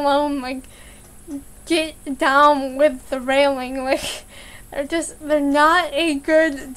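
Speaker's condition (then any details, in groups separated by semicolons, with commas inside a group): Cerebral palsy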